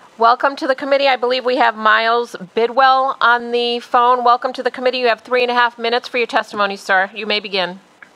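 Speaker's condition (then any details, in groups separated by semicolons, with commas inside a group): No condition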